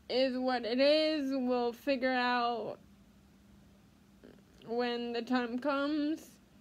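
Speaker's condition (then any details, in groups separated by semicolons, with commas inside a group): Cerebral palsy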